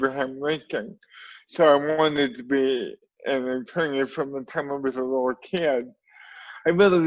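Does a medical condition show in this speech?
Yes: cerebral palsy.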